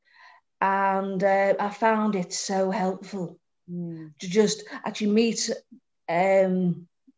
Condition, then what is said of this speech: Stuttering. The people who I worked with, they knew that I stuttered because it's obvious.